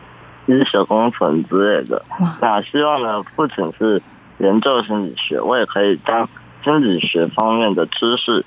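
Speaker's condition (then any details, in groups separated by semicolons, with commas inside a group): Congenital muscular dystrophy; present from birth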